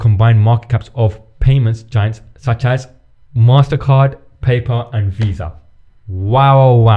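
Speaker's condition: Stammer; prolonged sounds

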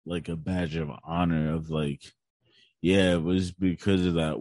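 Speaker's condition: Cerebral palsy; right side weaker than left

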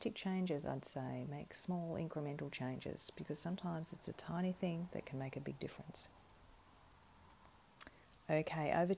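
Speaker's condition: No condition

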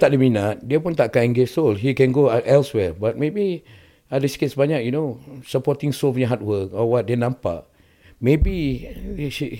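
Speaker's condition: No condition

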